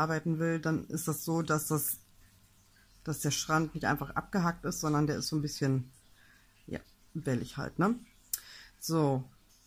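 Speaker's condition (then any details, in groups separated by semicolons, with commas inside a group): No condition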